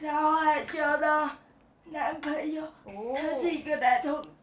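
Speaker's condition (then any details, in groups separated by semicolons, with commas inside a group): Cerebral palsy; only mouth and eyes relatively mobile, rest of body not mobile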